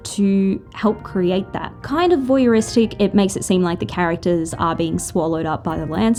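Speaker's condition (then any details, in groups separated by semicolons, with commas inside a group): No condition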